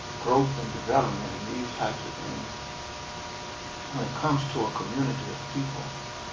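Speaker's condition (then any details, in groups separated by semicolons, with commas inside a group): No condition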